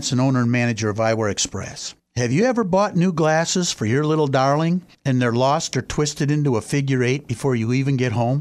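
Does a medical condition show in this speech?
No.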